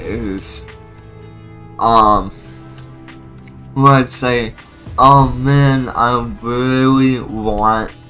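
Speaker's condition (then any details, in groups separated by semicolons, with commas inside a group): Cerebral palsy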